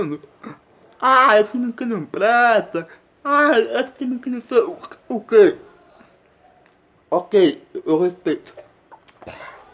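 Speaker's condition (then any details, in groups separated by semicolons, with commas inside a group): Cerebral palsy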